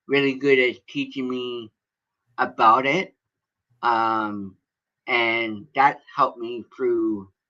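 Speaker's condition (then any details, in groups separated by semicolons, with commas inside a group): Cerebral palsy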